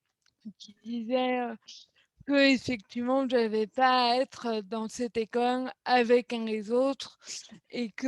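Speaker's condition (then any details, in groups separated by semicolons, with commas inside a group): Cerebral palsy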